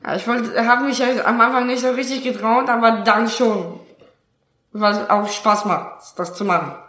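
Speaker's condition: Down syndrome; extra copy of chromosome 21

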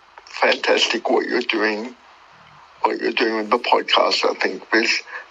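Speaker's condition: Cerebral palsy; born two months premature

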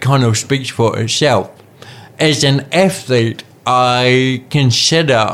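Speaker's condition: Cerebral palsy; stopped childhood therapies

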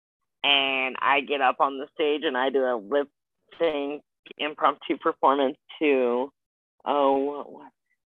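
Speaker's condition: Spastic quadriplegic cerebral palsy; age 27

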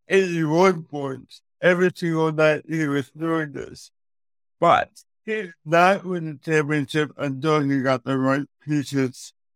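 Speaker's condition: Cerebral palsy; affects speech

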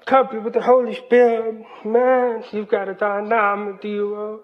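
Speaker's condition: Hearing loss, cochlear implant; college

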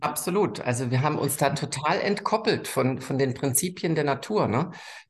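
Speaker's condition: No condition

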